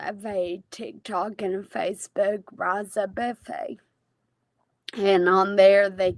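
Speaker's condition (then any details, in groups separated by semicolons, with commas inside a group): Friedreich's ataxia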